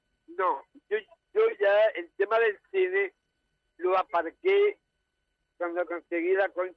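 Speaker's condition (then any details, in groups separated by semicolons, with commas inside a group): Down syndrome; genetic, extra chromosome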